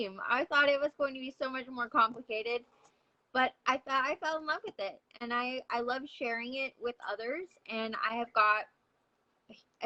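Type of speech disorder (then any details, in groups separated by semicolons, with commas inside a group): None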